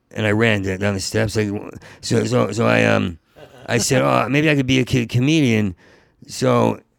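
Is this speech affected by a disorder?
Yes: stuttering; long-standing stutter since college years, always stuttered in job interviews; part-word and whole-word repetitions, fluent when telling stories, doing characters or imitating people; here repeated sounds, repeated words.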